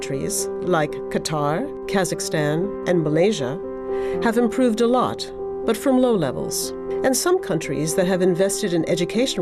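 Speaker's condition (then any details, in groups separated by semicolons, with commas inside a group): No condition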